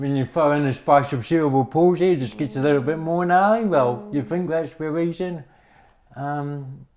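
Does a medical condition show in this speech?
Yes: cerebral palsy; speech noticeably affected.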